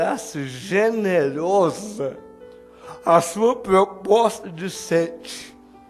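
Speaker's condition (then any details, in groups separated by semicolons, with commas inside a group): Cerebral palsy; no speech as child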